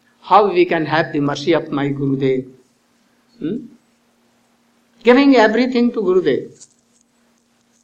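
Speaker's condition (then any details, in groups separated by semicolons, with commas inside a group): No condition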